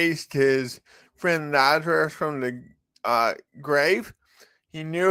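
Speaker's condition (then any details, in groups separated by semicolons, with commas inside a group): Cerebral palsy; from birth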